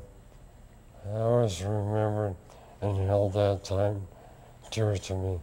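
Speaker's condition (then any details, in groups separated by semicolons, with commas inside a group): Lou Gehrig's disease; onset index finger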